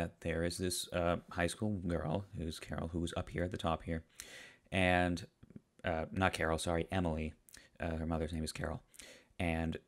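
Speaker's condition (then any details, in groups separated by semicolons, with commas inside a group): No condition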